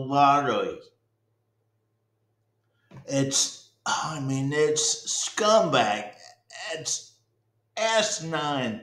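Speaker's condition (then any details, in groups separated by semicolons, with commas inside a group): Cerebral palsy; present from birth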